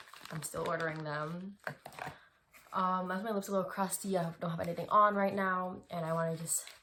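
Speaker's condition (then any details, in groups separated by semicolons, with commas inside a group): No condition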